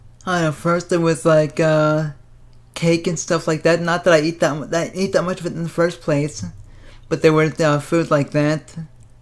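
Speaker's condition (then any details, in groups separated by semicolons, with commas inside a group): Cerebral palsy; speaks fast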